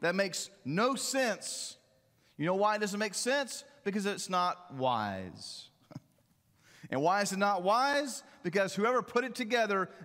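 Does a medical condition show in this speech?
No.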